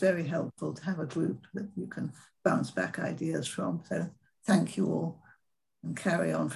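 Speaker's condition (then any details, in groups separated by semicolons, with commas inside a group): Parkinson's disease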